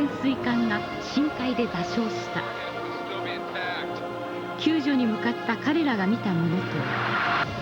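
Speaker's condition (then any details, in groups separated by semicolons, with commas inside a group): No condition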